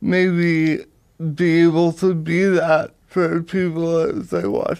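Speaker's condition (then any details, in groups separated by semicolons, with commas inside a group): Cerebral palsy; power wheelchair user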